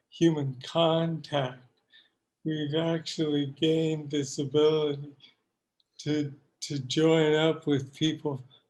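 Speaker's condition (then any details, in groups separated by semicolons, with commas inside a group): Parkinson's disease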